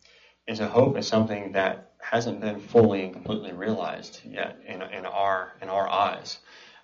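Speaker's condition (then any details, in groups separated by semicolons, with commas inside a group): Cleft palate and cleft lip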